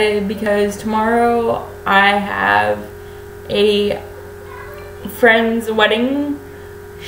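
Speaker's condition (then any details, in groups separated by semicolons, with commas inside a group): Cerebral palsy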